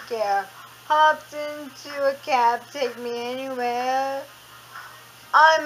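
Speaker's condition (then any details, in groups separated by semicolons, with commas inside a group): Cerebral palsy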